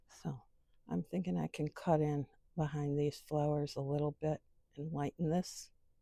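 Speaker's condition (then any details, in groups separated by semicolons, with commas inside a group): No condition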